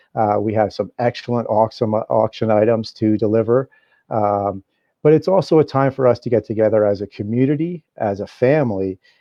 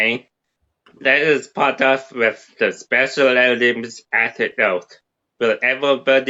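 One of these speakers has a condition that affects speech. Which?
The second: cerebral palsy; present from birth, coordination and sensory integration problems.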